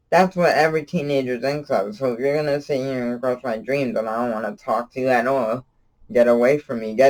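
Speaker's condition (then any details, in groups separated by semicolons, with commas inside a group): Cerebral palsy; from birth, wheelchair user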